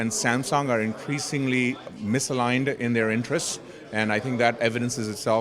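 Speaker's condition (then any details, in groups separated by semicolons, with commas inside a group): No condition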